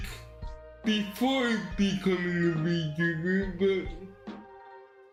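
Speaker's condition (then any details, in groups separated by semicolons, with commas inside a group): Cerebral palsy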